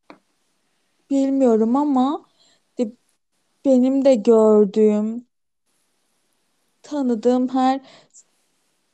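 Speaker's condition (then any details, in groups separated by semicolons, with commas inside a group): Stuttering; consulted a professor about own stuttering five years ago; stutters normally, much more at work and when anxious, very little when alone and relaxed; blocks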